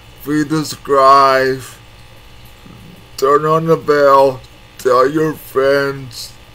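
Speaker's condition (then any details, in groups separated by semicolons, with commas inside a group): Cerebral palsy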